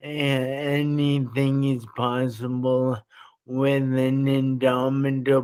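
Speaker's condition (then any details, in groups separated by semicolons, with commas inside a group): Traumatic brain injury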